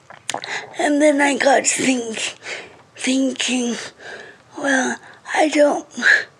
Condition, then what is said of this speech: Cerebral palsy. And because I'm an awful reader, because my cerebral palsy affects my reading and my speech and a whole lot of other things, I'm gonna let the iPad read it to us.